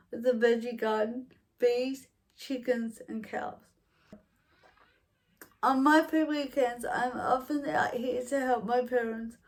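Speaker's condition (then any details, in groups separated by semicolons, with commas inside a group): Cerebral palsy; affects walking and speech, dribbling, falls; mild, lives independently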